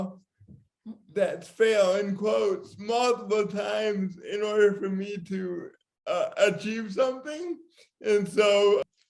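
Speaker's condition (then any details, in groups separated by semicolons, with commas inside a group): Cerebral palsy; from birth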